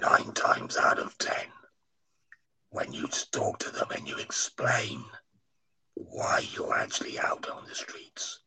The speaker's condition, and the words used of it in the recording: Laryngectomy. So I don't know how you managed to do street preaching without a voice, but somehow you manage it.